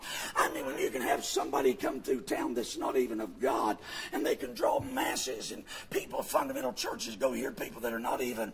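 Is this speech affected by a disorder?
Yes: vocal fold paralysis, bilateral; speaks with false vocal folds; pushes much air.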